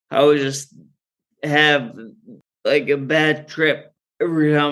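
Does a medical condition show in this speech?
Yes: Friedreich's ataxia; genetic neuromuscular condition from birth, normal childhood, slowly worsening, diagnosed sophomore year of college; progressive, cannabis strain with doctor's guidance for neuropathic pain, muscle relaxing, sleep, ataxia worse when tired.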